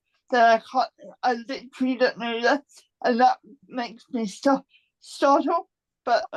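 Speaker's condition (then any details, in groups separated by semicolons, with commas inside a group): Cerebral palsy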